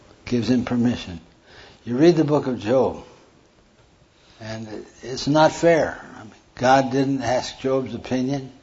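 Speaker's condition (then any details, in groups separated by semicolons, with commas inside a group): Parkinson's; tremor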